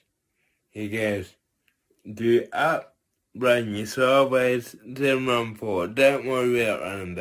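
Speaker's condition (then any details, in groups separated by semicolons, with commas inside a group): Cerebral palsy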